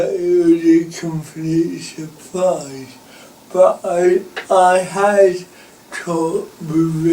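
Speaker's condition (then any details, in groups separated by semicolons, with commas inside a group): Cerebral palsy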